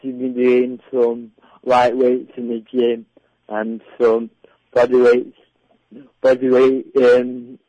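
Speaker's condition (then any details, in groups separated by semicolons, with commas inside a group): Cerebral palsy; predicted never to talk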